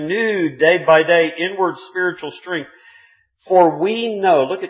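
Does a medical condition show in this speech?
No.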